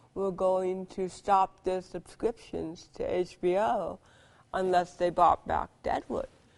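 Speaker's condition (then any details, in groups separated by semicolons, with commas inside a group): Cerebral palsy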